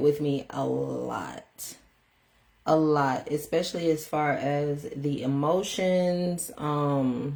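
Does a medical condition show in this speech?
No.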